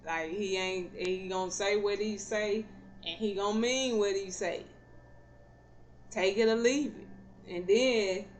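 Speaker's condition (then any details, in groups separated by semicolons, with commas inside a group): Cerebral palsy; not paralyzed, can stand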